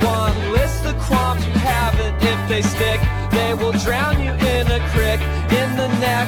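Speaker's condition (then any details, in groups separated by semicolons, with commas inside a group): No condition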